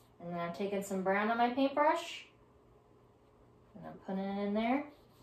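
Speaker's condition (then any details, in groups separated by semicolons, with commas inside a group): No condition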